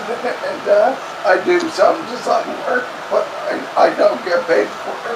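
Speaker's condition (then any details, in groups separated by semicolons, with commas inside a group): Cerebellar ataxia from brain tumour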